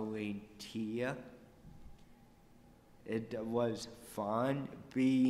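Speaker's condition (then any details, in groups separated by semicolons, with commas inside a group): Cerebral palsy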